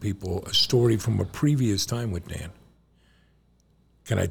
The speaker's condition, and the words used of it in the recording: None; typical speech.